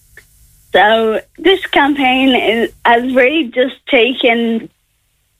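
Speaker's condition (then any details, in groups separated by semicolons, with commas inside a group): Friedreich's ataxia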